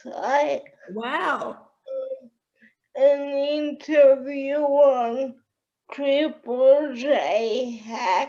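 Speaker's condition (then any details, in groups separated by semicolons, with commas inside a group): Cerebral palsy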